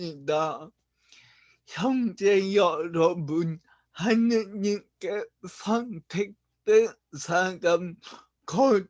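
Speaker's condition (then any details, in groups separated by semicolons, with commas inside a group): Brain lesion disability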